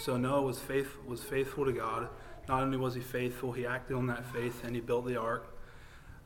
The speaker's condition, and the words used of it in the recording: None; typical speech.